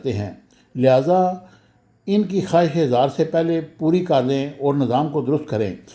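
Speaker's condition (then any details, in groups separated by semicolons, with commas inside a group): No condition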